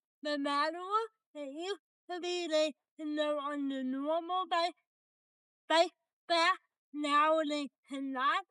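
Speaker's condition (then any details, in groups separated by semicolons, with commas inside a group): Cerebral palsy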